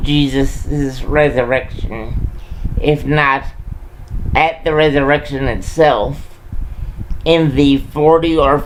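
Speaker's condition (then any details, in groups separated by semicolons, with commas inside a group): Cerebral palsy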